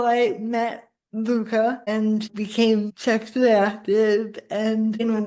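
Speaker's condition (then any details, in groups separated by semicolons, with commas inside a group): Cerebral palsy; spasticity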